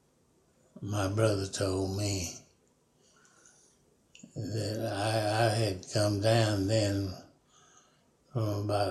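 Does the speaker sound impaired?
Yes: Parkinson's; about 5 years since onset.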